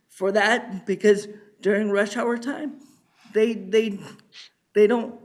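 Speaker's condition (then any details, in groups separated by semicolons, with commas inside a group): Cerebral palsy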